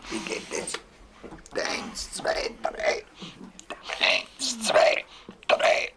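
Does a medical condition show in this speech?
Yes: laryngectomy; larynx removed by operation, learned to speak with a Logopädin from about 4 weeks after; speaks with air brought back up, counts aloud, has spoken with a microphone in the Rathaus; original laryngeal voice lost, oesophageal voice by bringing air back up.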